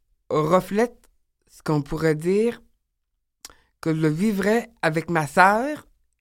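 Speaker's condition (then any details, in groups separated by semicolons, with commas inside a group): Down syndrome; age 30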